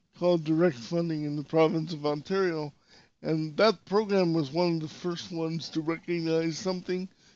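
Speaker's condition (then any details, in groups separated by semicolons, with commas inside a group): Cerebral palsy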